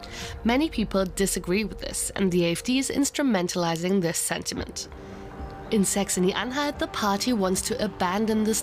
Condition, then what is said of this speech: No condition.